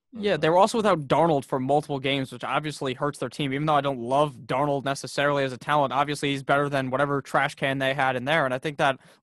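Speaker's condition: No condition

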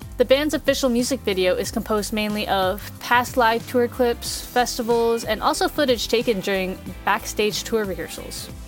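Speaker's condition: No condition

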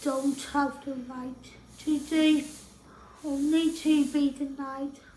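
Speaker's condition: Tracheostomy and ventilator dependent

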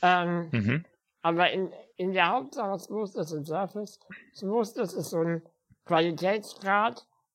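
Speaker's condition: Spinal muscular atrophy; uses wheelchair

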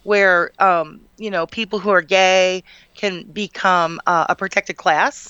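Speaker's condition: No condition

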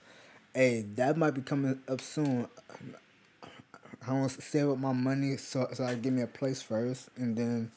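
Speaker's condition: Stutter; frequent stutter, described as a disability; stutters a lot, no stuttering while role-playing; repeated sounds, prolonged sounds

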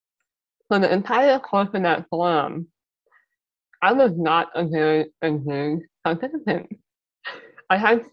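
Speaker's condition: Muscular dystrophy; mild speech impairment

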